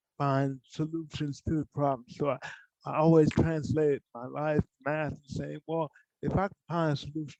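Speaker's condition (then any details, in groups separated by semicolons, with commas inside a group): Cerebral palsy; from birth, poor hand use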